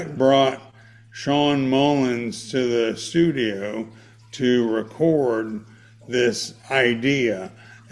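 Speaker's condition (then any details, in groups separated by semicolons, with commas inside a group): ALS; motor neuron disease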